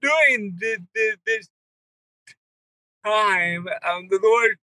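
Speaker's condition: Cerebral palsy; wheelchair user, not healed; speech impediment, talks really slow, mind thinks faster than can talk

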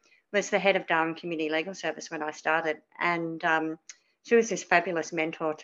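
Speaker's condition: Cleft palate; cleft palate from birth

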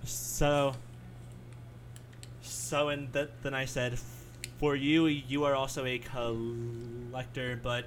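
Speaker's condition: Stutter; frequent word and phrase repetitions, part-word repetitions, repeated uh fillers, listeners mistake speech for drunkenness; repeated sounds, repeated words

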